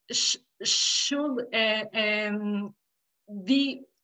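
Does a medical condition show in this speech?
Yes: stuttering, blocks; stuttering since childhood, persisting into adulthood, stuttered more during first COVID lockdown while talking less; stutters during this podcast; mostly blocks rather than repetitions, poorly coordinated speech movements, talking physically exhausting, hard to do other tasks while talking; here repeated sounds, prolonged sounds.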